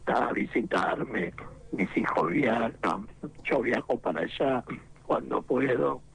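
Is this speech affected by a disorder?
Yes: laryngectomy, esophageal speech; esophageal voice, very hard to relearn, sounds fairly clear, no assistive device.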